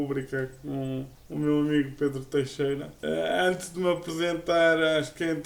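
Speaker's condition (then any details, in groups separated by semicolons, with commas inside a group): Cerebral palsy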